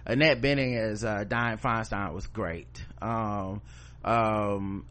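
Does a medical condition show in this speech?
No.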